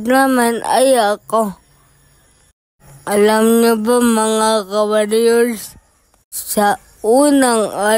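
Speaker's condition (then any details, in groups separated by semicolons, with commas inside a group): Cerebral palsy; affects hands, cannot write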